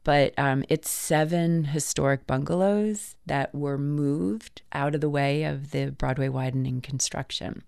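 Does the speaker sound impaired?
No.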